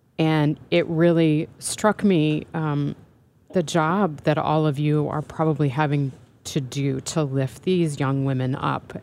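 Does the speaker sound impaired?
No.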